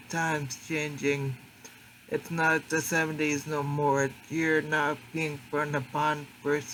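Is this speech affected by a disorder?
Yes: traumatic brain injury; car accident.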